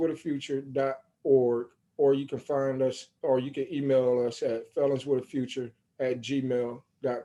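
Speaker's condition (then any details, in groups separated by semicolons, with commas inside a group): No condition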